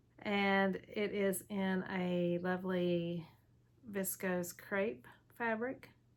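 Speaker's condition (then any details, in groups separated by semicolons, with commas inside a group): No condition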